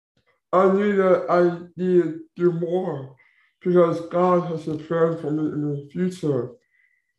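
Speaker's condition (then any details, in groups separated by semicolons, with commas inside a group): Down syndrome; intellectual disability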